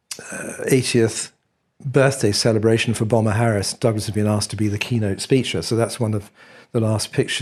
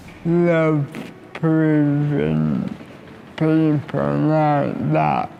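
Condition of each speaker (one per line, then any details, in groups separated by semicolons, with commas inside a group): No condition
Cerebral palsy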